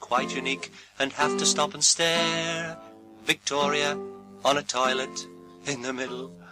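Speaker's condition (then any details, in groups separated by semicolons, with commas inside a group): No condition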